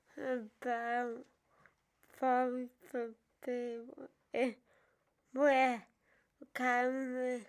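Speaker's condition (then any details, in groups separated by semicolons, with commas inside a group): Cerebral palsy; from birth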